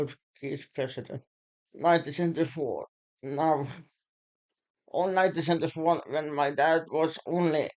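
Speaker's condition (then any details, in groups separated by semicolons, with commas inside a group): Muscular Parkinson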